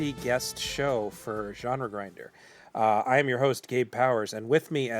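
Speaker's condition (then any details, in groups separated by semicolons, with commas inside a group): No condition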